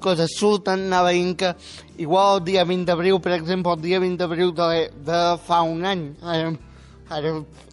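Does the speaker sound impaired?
Yes: spastic quadriplegic cerebral palsy; neurons lost, no control of legs, legs strapped to keep controlled, uses wheelchair, doctor error suspected but unproven; age 18; control of speech retained, good communicative ability.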